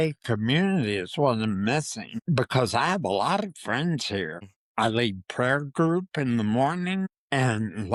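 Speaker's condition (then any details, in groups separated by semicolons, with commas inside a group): Parkinson's disease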